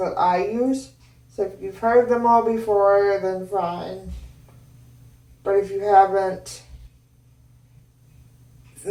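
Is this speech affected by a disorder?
Yes: cerebral palsy; both hands affected.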